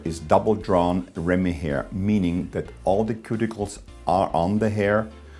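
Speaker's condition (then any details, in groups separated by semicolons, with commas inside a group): No condition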